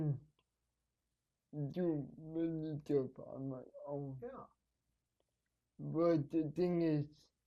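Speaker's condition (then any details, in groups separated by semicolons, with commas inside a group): Cerebral palsy; needs help at night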